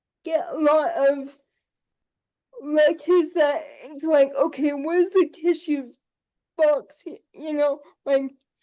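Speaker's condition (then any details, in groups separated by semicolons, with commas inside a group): Cerebral palsy; able to articulate and speak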